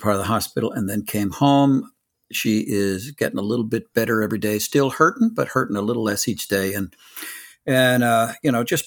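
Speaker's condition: No condition

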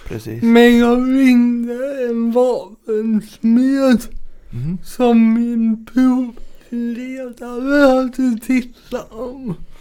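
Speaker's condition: Cerebral palsy; mainly affects speech and balance

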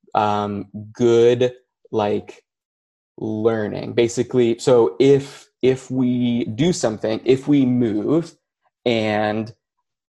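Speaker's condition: Stuttering, mild; onset age three, childhood word switching, no school therapy, two-week intensive fluency shaping, basal ganglia timing; still stutters, slight stutter, still works at speech, much easier than before; feared sounds k, speaking more difficult; repeated words, prolonged sounds

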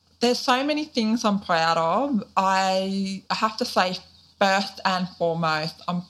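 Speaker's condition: Deafness, profound; born deaf

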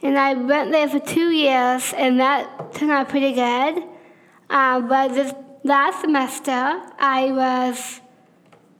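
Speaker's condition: Down syndrome; congenital, extra chromosome, low muscle tone, could not speak or walk early in childhood, constant therapies; speaking among more difficult things, way of talking might seem weird

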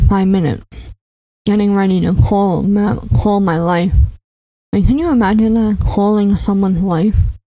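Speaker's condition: Cleft palate; congenital

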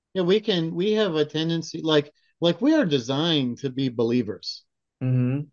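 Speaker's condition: No condition

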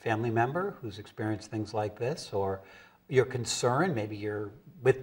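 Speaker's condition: No condition

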